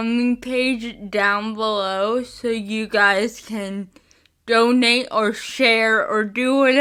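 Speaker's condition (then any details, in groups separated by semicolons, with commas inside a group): Spastic cerebral palsy, mixed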